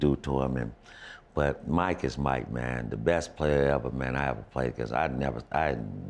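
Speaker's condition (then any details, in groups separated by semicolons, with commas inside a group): No condition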